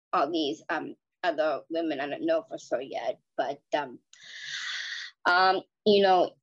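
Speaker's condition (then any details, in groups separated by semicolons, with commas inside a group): Down syndrome; flat feet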